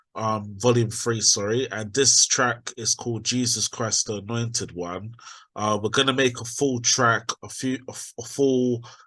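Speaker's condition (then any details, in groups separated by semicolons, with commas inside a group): No condition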